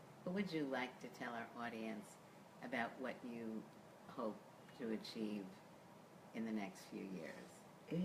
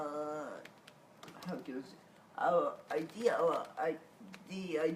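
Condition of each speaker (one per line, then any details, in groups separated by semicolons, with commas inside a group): No condition
Cerebral palsy; whole body affected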